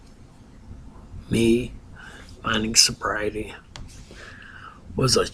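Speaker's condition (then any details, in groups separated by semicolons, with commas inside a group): Ataxia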